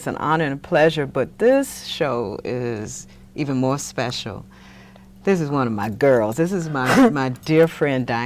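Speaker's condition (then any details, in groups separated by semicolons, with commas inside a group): No condition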